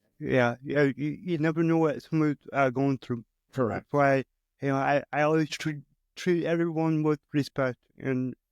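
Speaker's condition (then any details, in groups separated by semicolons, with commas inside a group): Cerebral palsy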